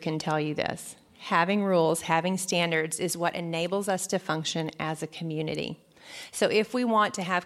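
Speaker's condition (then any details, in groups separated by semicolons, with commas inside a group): No condition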